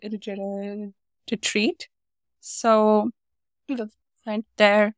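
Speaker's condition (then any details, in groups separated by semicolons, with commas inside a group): Stutter; stutter diagnosed at age 5, increased with age, about 20 speech therapists in childhood, paid for cure scam; ongoing speech therapy, goals self-acceptance and disclosure, work accommodation to type in meeting chat, read aloud by others; not mild stutter, speaks short remarks, types longer ones, bad days block even two sentences; blocks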